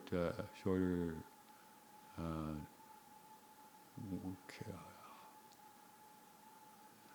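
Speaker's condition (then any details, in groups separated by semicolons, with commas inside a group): Parkinson's disease; very quiet speech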